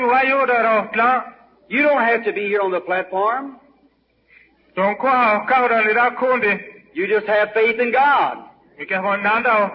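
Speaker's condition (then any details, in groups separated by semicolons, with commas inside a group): No condition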